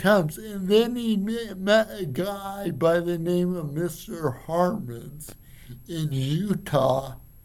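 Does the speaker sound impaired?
Yes: cerebral palsy; childhood bike riding and teen hiking limited.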